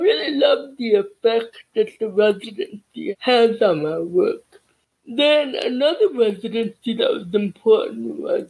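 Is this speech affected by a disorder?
Yes: cerebral palsy; childhood speech therapy.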